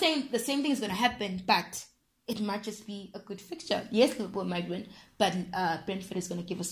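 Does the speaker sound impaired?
No.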